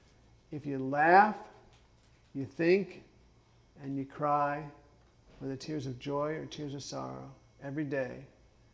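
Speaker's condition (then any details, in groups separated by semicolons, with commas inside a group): Parkinson's; some speech issues, ice water harms vocal cords, drinks warm water, speech therapy judged unnecessary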